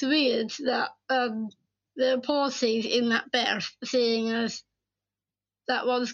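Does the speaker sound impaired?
Yes: Down syndrome.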